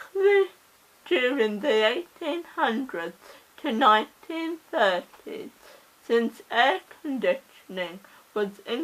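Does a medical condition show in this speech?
Yes: cerebral palsy; oxygen starvation at birth.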